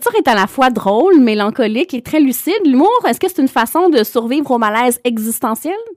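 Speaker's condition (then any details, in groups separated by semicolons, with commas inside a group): No condition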